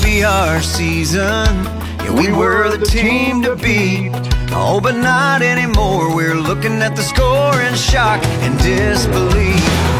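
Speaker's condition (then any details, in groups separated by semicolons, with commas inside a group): No condition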